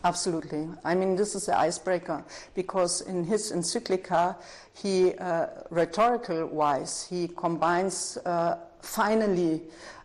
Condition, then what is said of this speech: No condition.